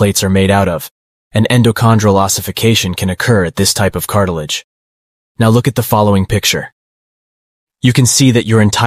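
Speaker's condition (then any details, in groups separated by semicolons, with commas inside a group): No condition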